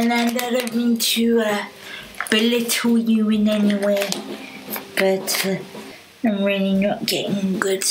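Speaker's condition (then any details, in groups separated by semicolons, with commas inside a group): Cerebral palsy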